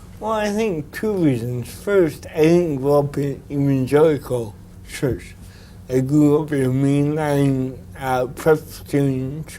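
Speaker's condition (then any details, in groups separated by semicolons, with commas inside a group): Cerebral palsy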